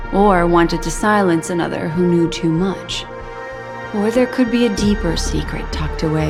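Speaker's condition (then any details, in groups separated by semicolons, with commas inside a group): No condition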